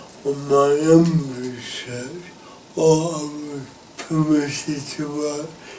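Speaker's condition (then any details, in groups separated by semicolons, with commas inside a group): Cerebral palsy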